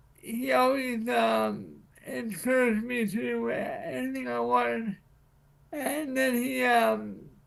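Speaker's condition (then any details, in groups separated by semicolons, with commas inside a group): Cerebral palsy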